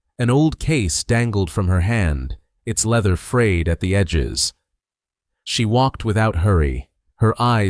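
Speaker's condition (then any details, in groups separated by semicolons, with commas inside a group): No condition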